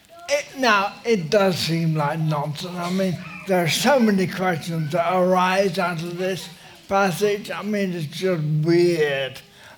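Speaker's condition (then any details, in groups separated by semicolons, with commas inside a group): Motor neurone disease; uses wheelchair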